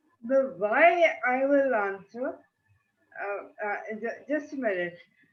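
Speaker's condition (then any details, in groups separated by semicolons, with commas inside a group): Cerebral palsy; spastic hand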